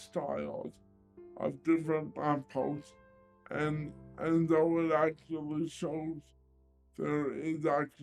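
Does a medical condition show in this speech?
Yes: cerebral palsy; limited hand dexterity, cannot write, uses wheelchair.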